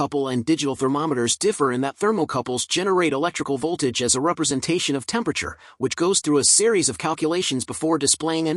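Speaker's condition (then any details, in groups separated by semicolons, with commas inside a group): No condition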